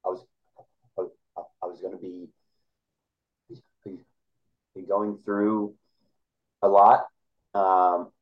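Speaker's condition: Stuttering; stutter since childhood, known to classmates at earlier school before 7th grade; uses small talk to avoid stuttering, talked little as child, discloses stutter, training others builds confidence; repeated sounds, repeated words

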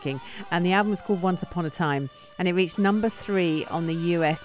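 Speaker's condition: No condition

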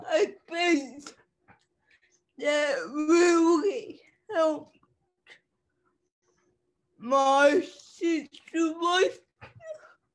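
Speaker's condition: Cerebral palsy; uses songs to get point across

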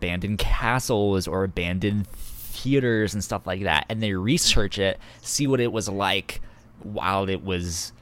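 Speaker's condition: Stuttering; described as speech impediment; stutters when talking, stutter sometimes mistaken for shivering from cold; prolonged sounds

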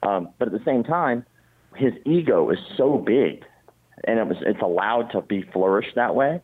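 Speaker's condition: Cleft palate; congenital

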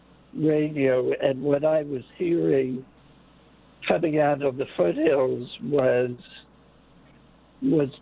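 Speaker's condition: Late-onset Pompe disease; over 250 infusions

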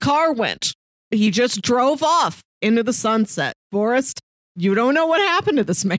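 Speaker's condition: No condition

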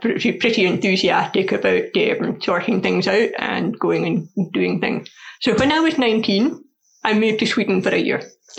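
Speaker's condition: Deafness; learning braille

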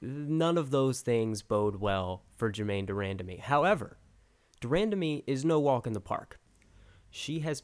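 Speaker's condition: No condition

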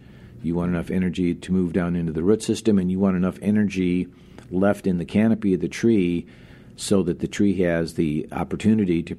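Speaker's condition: No condition

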